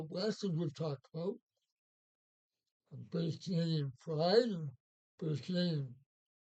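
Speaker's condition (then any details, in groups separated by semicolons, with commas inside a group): Parkinson's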